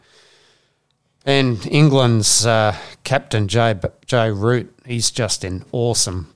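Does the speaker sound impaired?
No.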